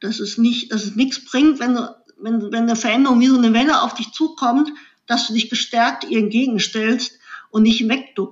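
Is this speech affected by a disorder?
Yes: cleft lip and palate; after accident five months tube feeding, saliva swallowing not allowed, later esophagus surgery.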